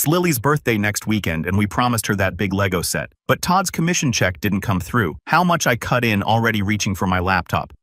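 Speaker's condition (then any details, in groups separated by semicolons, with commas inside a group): No condition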